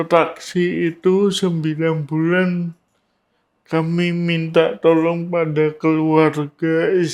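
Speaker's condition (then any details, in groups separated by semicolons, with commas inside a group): Cerebral palsy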